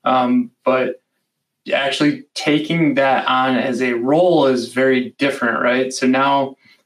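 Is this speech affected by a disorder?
No.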